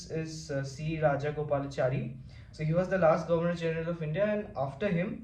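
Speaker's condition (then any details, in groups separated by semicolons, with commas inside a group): No condition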